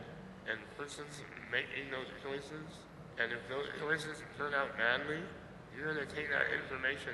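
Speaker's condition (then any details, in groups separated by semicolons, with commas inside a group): Muscular dystrophy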